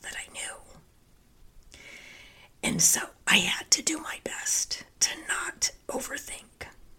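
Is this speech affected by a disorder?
Yes: spasmodic dysphonia; linked by speaker to stress and overwhelm from previous years; currently dealing with and working through it, still recovering; voice sounds like laryngitis.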